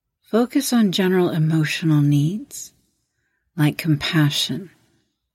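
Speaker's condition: No condition

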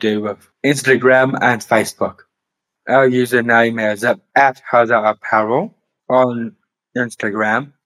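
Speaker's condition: Down syndrome; later diagnosed with autism

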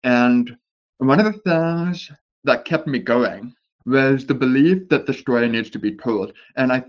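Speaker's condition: Deafness with speech impediment, born deaf; English not familiar

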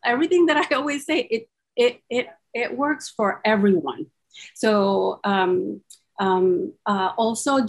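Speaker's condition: Aphasia; aphasia after massive double stroke, ischemic and hemorrhagic, onset at age 48, formerly multilingual; 10 years since stroke, still aphasic, past speech therapy, speech pathology, summer aphasia drills; could not speak at first, locked in after stroke, several aphasia phases, breakthrough, gradual improvement

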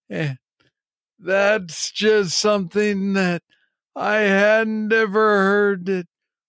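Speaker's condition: Parkinson's disease; young onset, diagnosed at age 35, acts out dreams in sleep; clear on good days, slurred words when off, intelligibility varies between episodes

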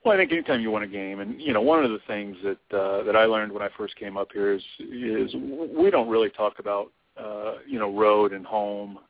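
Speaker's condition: No condition

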